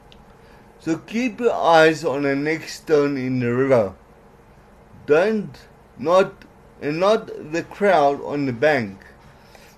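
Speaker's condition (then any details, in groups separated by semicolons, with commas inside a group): Cerebral palsy; legs affected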